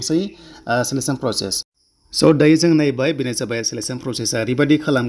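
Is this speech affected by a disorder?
No.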